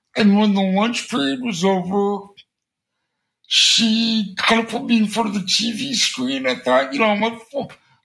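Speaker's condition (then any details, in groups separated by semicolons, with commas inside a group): Cerebral palsy; congenital, since birth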